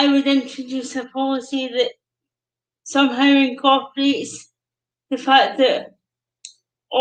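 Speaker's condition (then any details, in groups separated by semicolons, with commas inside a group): Cerebral palsy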